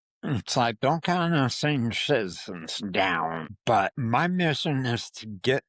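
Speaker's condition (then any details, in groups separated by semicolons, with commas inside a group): Parkinson's disease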